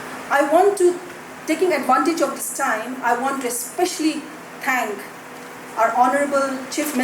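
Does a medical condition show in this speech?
No.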